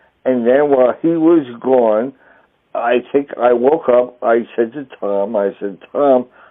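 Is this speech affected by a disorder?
Yes: traumatic brain injury; trach tube damaged voice box, fine motor skills affected; injury 33 years ago, relearned walking; voice sounds funny from damaged voice box, initially could not talk.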